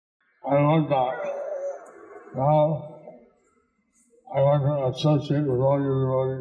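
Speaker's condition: Stroke with facial paralysis; hard to understand for unfamiliar listeners

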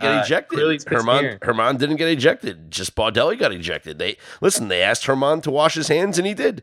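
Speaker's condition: No condition

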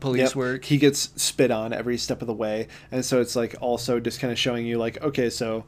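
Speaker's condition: No condition

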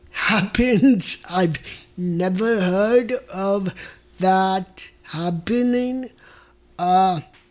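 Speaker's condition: Mild cerebral palsy; unconsciously spits when talking

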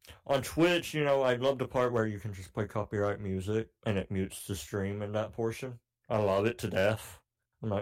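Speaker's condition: Cleft palate; cleft palate since childhood

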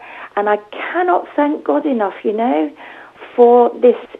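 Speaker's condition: No condition

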